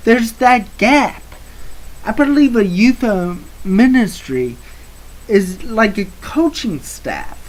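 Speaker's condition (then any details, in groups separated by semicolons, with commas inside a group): Cerebral palsy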